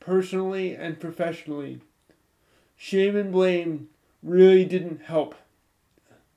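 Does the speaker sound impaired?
Yes: cerebral palsy; cerebral palsy since childhood, walks with crutches.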